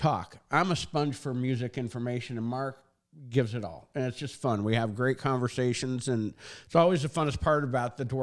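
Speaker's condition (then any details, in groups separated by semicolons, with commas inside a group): No condition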